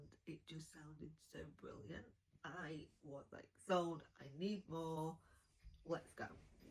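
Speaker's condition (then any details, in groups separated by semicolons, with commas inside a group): No condition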